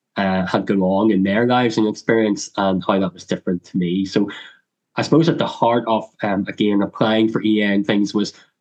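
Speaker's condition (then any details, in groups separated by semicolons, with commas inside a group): Cleft lip and palate; dreaded reading aloud and public speaking as child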